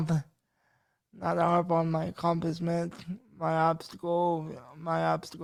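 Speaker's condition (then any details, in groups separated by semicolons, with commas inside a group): Cerebral palsy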